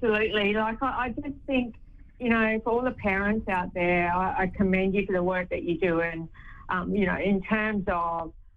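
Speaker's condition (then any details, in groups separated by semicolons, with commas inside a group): Deafness; two-time Paralympian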